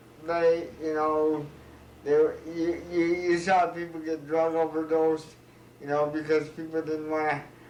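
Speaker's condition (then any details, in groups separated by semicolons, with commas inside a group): Cerebral palsy; speech therapy two years before kindergarten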